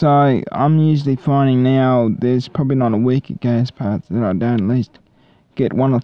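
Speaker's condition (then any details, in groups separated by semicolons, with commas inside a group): Cerebral palsy; cerebral palsy from birth, brain damage from lack of oxygen to brain at birth, 33 years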